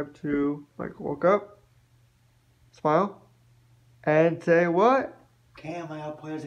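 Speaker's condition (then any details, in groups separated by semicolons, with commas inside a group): Spastic quadriplegic cerebral palsy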